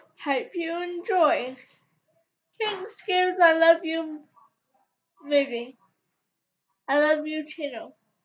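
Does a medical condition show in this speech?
Yes: cerebral palsy.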